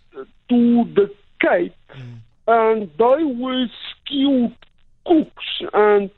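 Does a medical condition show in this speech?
Yes: cerebral palsy; physical limitations requiring adjustments, types with single finger, reduced typing speed and accuracy.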